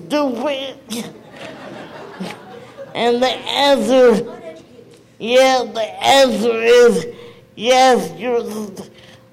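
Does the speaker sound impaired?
Yes: cerebral palsy; never received needed therapy; age 49.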